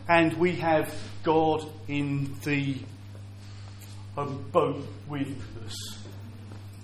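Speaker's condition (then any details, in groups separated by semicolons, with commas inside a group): Stammer; audible stammer; blocks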